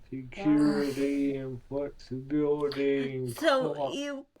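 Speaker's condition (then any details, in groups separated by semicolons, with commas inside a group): Cerebral palsy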